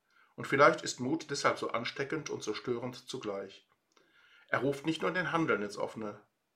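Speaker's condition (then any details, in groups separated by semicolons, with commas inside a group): No condition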